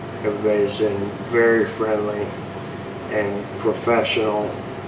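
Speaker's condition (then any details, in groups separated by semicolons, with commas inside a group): ALS; legs affected; major leg weakness, stem cell therapy, physical therapy, nerve injections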